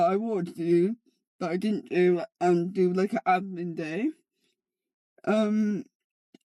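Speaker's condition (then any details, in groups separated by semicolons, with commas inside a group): Cerebral palsy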